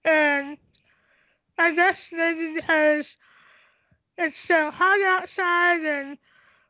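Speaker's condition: Tracheostomy; congenital cystic hygroma of head and neck, lymphatic system, cysts in airway and esophagus, 50-60 surgeries; doctors predicted never talking, learned to talk, unable to swallow, breathing effortful when running

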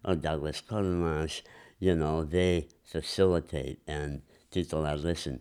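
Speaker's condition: Enlarged tongue from vascular growth; vascular malformation of face and mouth

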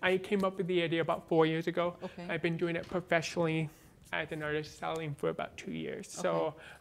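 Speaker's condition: Born deaf, cochlear implant

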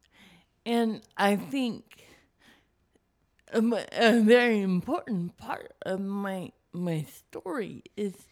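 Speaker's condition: Cerebral palsy; cerebral palsy affects speech, voice sounds different, speaking is hard

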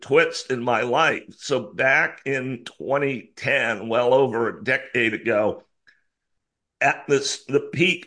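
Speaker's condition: Spasmodic dysphonia; well over a decade since onset

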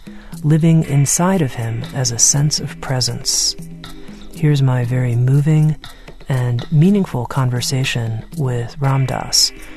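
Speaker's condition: No condition

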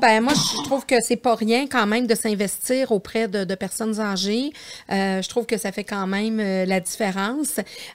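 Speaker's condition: No condition

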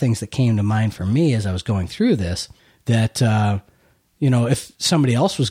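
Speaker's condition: No condition

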